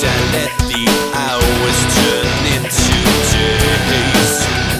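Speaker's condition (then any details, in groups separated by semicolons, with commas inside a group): No condition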